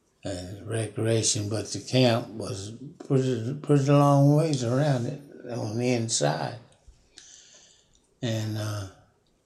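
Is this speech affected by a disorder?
Yes: Parkinson's disease; Parkinson's for about 5 years.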